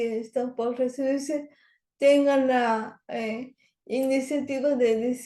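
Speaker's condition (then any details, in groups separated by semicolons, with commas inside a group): Cerebral palsy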